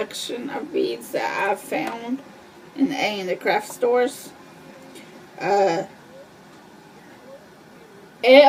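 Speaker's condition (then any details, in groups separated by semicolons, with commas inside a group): Cerebral palsy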